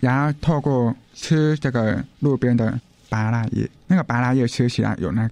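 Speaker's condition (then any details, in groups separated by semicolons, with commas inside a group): Hearing impairment; host hints hearing loss may be audible to listeners, says can speak well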